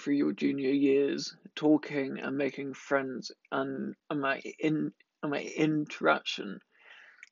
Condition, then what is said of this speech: Stuttering. But if I don't have a sociable day, my stammer's quite bad.